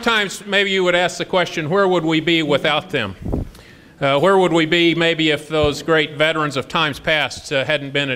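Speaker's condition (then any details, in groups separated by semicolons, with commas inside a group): No condition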